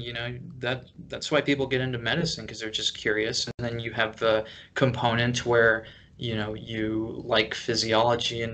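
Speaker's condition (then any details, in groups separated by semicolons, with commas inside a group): No condition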